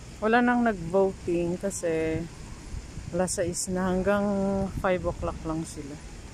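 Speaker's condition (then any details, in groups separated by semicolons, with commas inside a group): No condition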